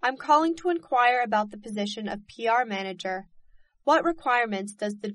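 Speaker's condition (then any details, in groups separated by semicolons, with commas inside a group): No condition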